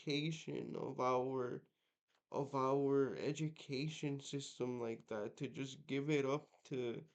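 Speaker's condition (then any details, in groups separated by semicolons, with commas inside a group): Cerebral palsy, mixed, mild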